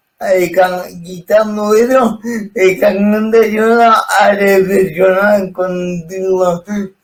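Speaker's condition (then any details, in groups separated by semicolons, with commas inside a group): Cerebral palsy; wheelchair user, possible spasticity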